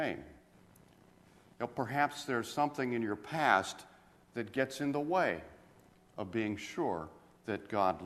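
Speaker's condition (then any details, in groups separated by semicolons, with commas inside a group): No condition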